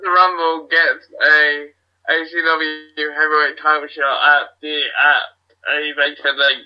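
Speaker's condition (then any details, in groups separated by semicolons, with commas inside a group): Cerebral palsy; wheelchair user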